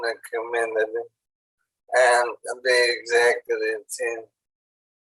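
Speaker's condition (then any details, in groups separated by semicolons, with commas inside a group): ALS; onset in hands and arms, tracheostomy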